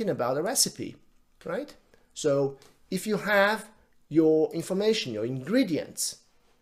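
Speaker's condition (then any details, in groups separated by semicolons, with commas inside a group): No condition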